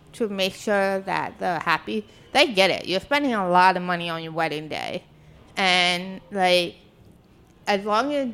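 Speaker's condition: Deafness; may not notice speech from behind

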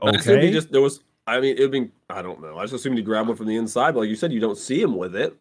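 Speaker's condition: No condition

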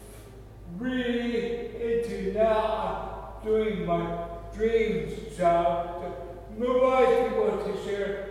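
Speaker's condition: Cerebral palsy; stuttering

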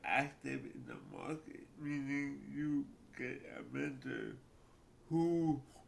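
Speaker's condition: Cerebral palsy; cerebral palsy since childhood

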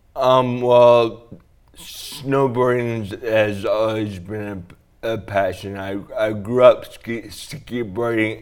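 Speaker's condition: Traumatic brain injury; diffuse axonal brain shearing from snowboard crash into tree, cerebellum damaged, month-and-a-half coma, walks with walker; slurred speech, thinking sharp, relearned talking and swallowing after coma

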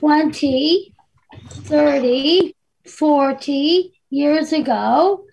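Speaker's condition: Down syndrome; delivering live talk with slides

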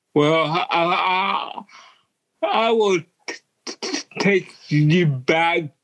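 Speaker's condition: Cerebral palsy; wheelchair user

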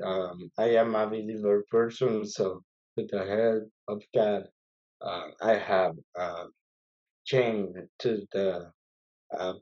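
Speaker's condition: Infantile cerebral palsy; event at cesarean birth

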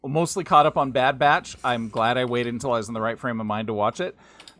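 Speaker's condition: No condition

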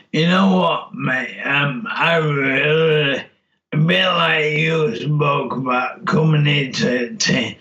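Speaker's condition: Motor neurone disease; speech change noticeable by time of diagnosis

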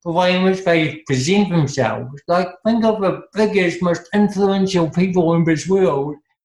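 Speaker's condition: Cerebral palsy; not seen on scans

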